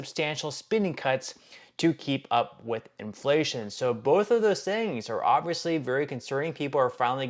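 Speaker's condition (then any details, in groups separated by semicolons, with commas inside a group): No condition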